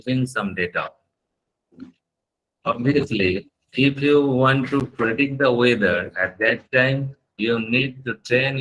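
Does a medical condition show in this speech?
No.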